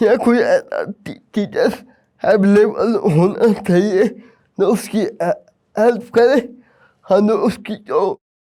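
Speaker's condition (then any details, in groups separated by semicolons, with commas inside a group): Cerebral palsy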